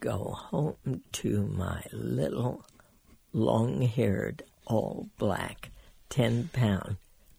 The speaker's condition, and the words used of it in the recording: Spasmodic dysphonia. No, it has not changed the way I do my show.